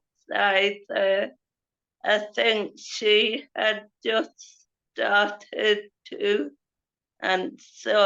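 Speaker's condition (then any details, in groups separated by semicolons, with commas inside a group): Cerebral palsy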